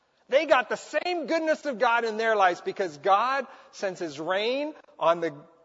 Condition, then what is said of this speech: No condition.